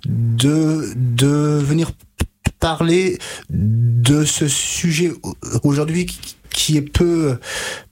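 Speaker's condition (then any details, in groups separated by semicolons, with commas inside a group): Stuttering; stuttering since age 5-6, severe from 5 to 20, untreated in childhood; age 33, stuttering-specialist therapy with Catherine Daubier, Nancy, fluency techniques; blocks and repetitions now, formerly could not say a sentence without blocking; repeated sounds, prolonged sounds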